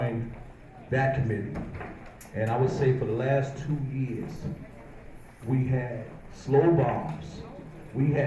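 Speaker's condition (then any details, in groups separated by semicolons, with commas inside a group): No condition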